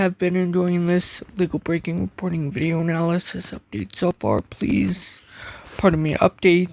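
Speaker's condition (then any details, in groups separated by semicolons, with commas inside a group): Cerebral palsy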